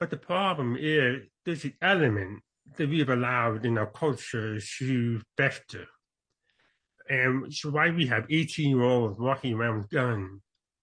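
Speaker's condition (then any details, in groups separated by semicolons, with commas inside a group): Deafness; congenital deafness, born deaf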